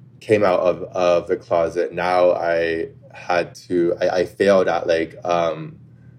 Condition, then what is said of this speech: Stuttering. So I speak very, very clearly and I speak very proudly because it's something that I've worked from 12 years ago to now that